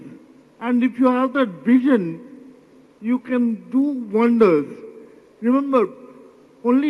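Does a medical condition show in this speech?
Yes: cerebral palsy; could not talk properly.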